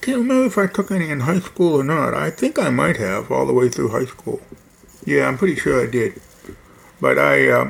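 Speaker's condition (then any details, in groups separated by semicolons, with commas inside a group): Hearing loss; right ear cochlear implant at Johns Hopkins Baltimore, barely any prior right-ear hearing, quad cane 8 years; implant within last few years, hears much more speech, music enjoyed less, left ear not implanted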